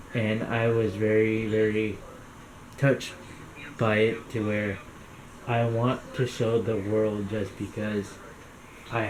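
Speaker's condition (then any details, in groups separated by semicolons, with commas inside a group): Cerebral palsy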